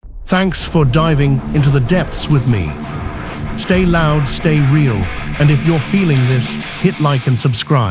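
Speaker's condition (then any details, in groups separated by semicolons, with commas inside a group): No condition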